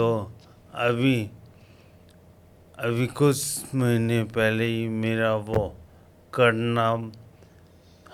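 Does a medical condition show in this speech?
Yes: coma after road accident.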